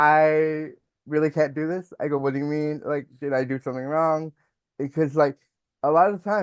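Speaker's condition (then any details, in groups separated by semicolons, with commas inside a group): Cerebral palsy; present from birth, one side stronger, mobility device; mild speech impediment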